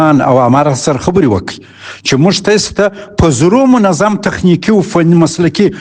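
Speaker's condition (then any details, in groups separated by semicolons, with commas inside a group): No condition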